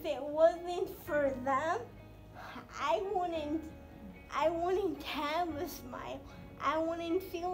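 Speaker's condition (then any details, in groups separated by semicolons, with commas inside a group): Cerebral palsy; present from birth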